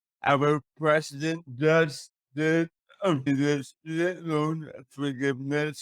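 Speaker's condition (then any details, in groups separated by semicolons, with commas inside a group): Cerebral palsy; speech affected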